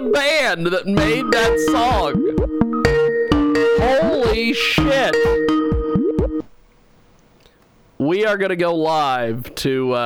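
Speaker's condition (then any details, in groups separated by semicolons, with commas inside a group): No condition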